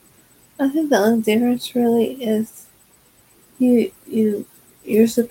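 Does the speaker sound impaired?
Yes: multiple system atrophy; parkinsonian type (msa-p), first thought Parkinson's, began with tripping over feet, degenerative, no cure, suprapubic catheter; repeated rapid progressions, water therapy helps, autonomic decline in circulation, breathing, bowels, bladder; respiratory system affected, stopped breathing during catheter complication.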